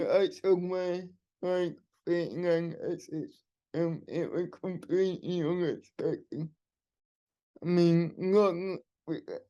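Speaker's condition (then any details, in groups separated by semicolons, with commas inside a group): Cerebral palsy; wheelchair user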